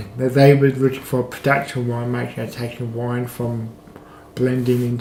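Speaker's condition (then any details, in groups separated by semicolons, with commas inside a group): Cerebral palsy, mild; speech affected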